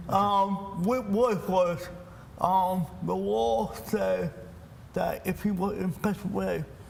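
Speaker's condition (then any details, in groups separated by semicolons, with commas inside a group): Cerebral palsy; speech impairment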